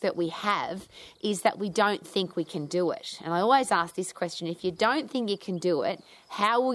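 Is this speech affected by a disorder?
No.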